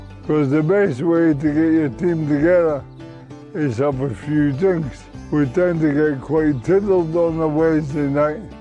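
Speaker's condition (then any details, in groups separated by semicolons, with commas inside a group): Motor neuron disease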